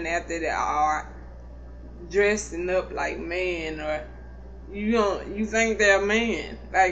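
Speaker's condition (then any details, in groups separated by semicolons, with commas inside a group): Cerebral palsy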